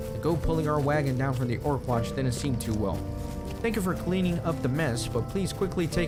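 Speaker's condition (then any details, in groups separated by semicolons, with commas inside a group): No condition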